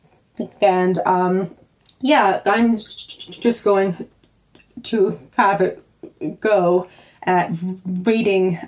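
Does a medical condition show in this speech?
Yes: stammering; stammer since childhood; stammer somewhat unpredictable, switches words to hide it less than most people who stammer; here blocks.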